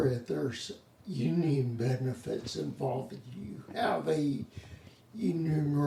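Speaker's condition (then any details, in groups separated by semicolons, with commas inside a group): Spinocerebellar ataxia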